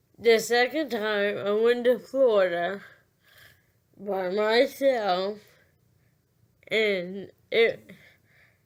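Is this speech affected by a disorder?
Yes: cerebral palsy.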